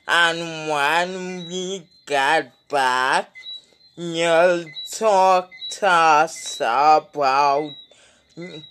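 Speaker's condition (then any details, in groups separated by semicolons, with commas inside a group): Speech impediment; no speech therapy yet, would need therapy to go on camera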